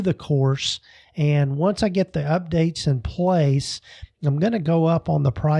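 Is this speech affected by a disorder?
No.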